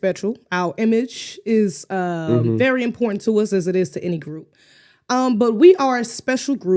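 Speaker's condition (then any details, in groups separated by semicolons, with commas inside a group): No condition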